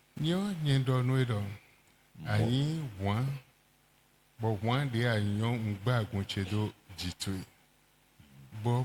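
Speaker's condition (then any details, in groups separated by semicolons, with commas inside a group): No condition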